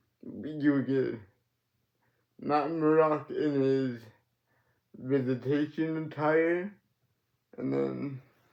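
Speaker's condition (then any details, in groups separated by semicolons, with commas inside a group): Cerebral palsy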